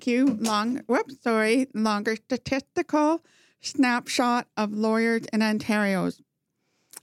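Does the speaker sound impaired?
Yes: profound hearing loss, congenital, bilateral; talks very well despite profound hearing loss.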